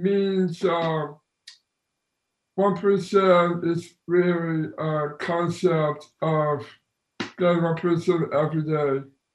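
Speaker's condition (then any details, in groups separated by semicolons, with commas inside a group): Down syndrome; congenital, two holes in heart, open heart surgery under 5 months, four major ear surgeries, small ear canals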